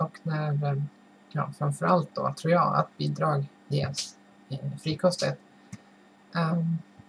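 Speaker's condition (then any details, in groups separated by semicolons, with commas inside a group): No condition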